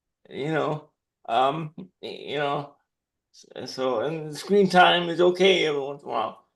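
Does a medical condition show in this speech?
Yes: cerebral palsy; dexterity issue.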